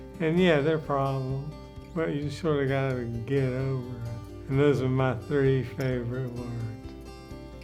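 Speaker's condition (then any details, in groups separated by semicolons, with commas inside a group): Parkinson's disease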